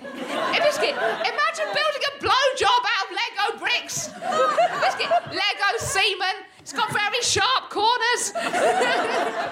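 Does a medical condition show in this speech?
Yes: Tourette's syndrome; neurological condition, uncontrollable movements and noises (tics), uses wheelchair, long-standing; frequent vocal tics, hedgehog, beans, cats, random words and phrases, swearing, can't stay on script.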